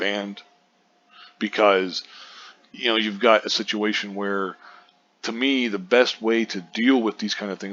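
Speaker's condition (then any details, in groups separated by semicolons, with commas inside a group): No condition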